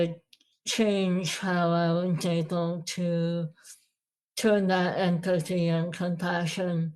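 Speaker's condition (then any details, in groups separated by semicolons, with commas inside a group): Moebius syndrome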